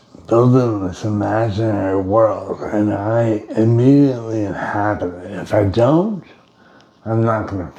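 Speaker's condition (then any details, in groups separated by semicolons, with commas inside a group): Brain injury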